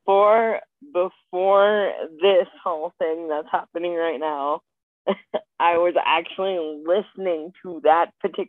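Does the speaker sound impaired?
Yes: spastic quadriplegic cerebral palsy; brain-body communication misfire, uses wheelchair, not paralysis, full body sensation; age 27.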